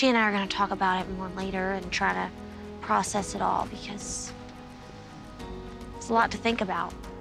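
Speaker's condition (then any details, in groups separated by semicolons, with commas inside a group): No condition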